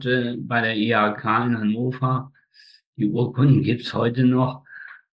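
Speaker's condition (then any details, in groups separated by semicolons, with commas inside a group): Spastic tetraparesis; slightly hoarse from many speeches, runs half marathons, head twisting only in past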